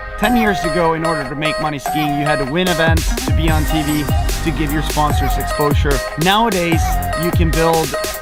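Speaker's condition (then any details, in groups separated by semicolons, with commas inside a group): No condition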